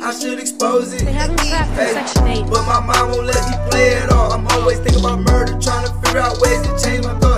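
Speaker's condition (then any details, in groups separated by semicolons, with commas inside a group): No condition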